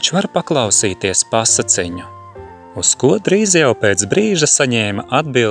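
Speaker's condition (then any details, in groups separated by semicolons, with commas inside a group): No condition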